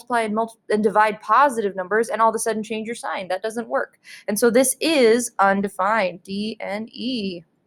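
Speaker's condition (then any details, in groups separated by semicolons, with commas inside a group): No condition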